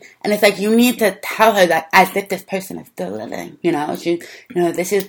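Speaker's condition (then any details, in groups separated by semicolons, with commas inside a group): Deafness; deaf since childhood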